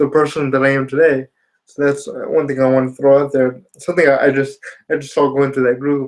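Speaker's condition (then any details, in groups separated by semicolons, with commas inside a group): Spastic quadriplegia cerebral palsy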